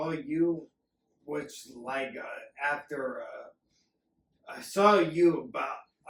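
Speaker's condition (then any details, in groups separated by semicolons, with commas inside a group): Acquired and hereditary ataxia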